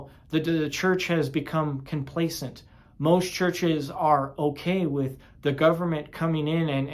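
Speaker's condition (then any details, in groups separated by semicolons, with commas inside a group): No condition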